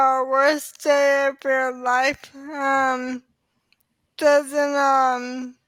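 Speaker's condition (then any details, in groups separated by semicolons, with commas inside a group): ALS; diagnosed in early 30s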